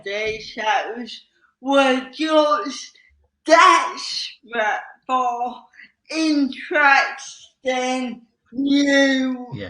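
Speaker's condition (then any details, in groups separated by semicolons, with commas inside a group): Cerebral palsy; slow speech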